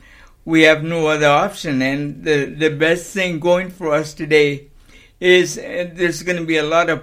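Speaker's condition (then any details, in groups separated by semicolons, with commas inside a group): Cerebral palsy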